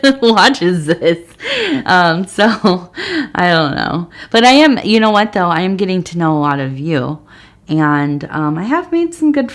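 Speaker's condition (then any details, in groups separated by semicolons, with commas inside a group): No condition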